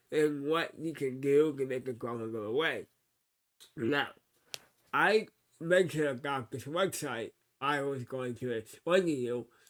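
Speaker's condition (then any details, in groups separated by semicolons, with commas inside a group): Cerebral palsy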